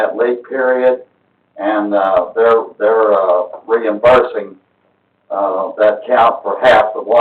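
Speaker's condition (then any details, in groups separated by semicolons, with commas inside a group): No condition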